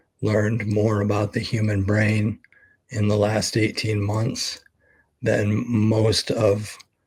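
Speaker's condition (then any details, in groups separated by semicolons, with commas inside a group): ALS; expects to lose voice very soon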